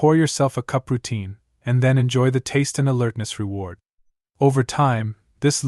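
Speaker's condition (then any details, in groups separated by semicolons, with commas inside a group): No condition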